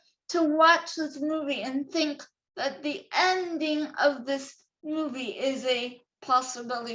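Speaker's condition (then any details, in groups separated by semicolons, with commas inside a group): Cerebral palsy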